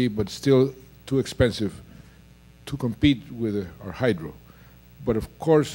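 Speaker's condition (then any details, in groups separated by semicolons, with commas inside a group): No condition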